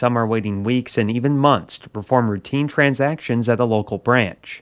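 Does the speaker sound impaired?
No.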